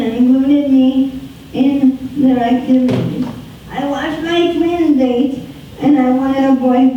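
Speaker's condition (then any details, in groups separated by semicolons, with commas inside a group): Spastic quadriplegic cerebral palsy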